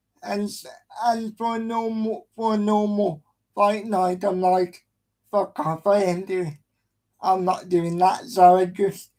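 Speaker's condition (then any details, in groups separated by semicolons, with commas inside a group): Cerebral palsy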